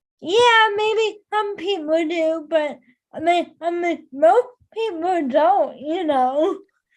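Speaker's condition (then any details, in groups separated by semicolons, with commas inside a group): Cerebral palsy; quadriplegic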